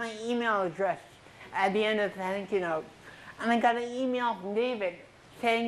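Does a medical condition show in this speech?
Yes: cerebral palsy.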